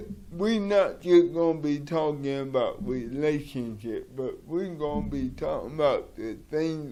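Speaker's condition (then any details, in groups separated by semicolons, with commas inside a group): Cerebral palsy; from birth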